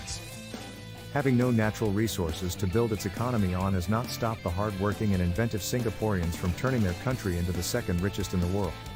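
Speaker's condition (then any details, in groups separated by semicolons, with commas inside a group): No condition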